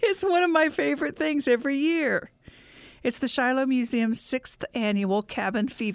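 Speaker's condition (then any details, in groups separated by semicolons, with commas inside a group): No condition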